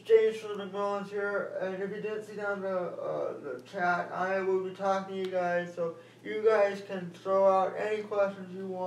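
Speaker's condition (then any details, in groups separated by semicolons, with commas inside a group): Spastic quadriplegic cerebral palsy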